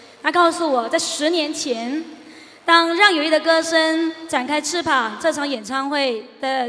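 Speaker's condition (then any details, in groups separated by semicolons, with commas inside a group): No condition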